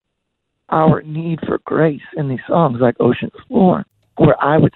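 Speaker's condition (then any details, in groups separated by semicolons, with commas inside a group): Voice disorder; later lost range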